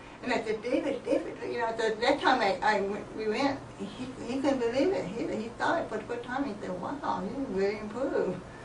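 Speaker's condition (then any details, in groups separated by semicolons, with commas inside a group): Multiple sclerosis; balance problems; tried different medications, changes in mental clarity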